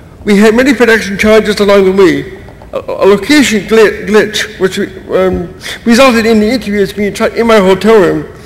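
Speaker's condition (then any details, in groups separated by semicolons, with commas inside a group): Cerebral palsy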